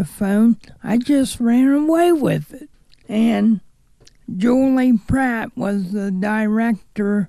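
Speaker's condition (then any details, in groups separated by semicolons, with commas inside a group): Cerebral palsy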